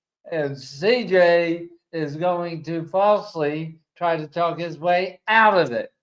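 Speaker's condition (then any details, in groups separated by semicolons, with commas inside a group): ALS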